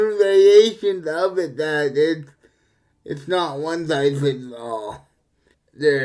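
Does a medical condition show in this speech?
Yes: cerebral palsy; present from birth, uses wheelchair; muscles weaker from disuse, not progression.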